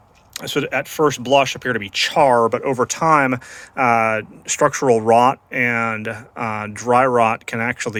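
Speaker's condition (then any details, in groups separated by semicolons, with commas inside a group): No condition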